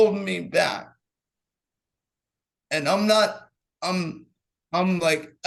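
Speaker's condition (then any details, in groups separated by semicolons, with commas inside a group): Cerebral palsy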